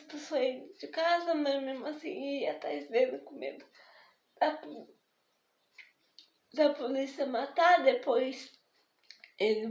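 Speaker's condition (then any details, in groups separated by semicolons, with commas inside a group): Spastic diplegic cerebral palsy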